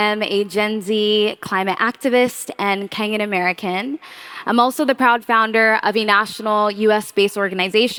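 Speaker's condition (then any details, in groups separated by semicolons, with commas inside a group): No condition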